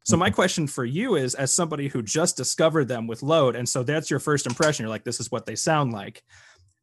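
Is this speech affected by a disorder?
No.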